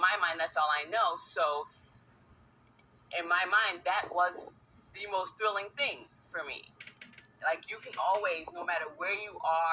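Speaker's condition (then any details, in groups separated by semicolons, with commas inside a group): No condition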